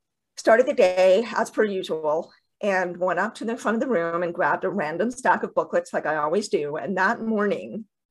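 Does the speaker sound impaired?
Yes: deafness with cochlear implants; two cochlear implants.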